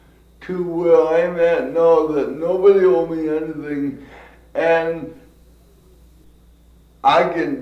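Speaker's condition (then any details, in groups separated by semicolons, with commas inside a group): Cerebral palsy; from birth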